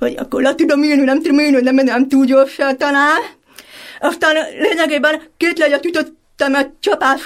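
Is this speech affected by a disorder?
Yes: deafblindness (hearing impairment); vision and hearing impairment, EasyLink MyLink radio system for lectures, telescope from Mária Utca eye clinic.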